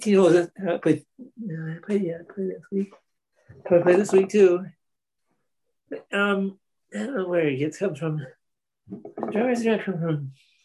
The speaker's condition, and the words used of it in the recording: Parkinson's disease. One problem I have with Parkinson's, my diaphragm doesn't seem to work as well.